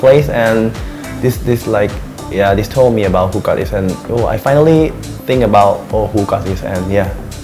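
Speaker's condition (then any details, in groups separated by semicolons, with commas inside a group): No condition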